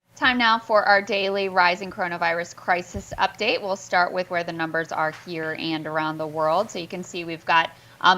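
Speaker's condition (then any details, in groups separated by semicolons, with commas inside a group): No condition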